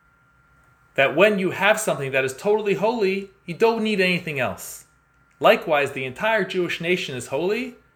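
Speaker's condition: No condition

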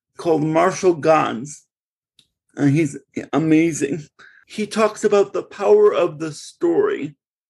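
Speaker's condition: Cerebral palsy; born in Bridgeport

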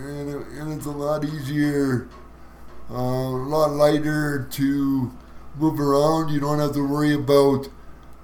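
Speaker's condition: Cerebral palsy; cerebral palsy since birth, wheelchair user for mobility

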